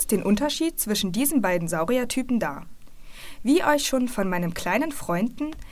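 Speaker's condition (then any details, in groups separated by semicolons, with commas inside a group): No condition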